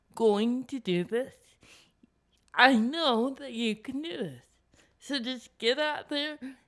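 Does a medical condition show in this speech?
Yes: cerebral palsy.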